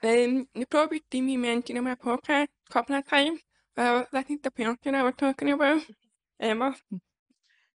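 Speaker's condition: Profoundly deaf; cochlear implant, Bluetooth microphone streaming to implant cuts background noise

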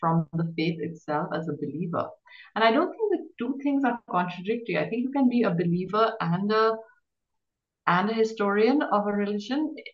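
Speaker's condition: No condition

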